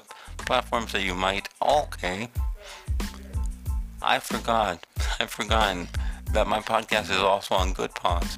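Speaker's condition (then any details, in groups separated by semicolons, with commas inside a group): Cerebral palsy; codeine shots after surgery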